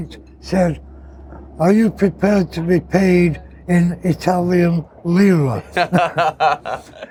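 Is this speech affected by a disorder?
Yes: partial glossectomy for tongue cancer.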